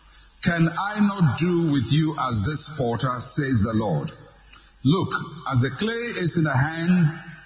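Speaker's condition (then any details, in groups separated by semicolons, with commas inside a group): No condition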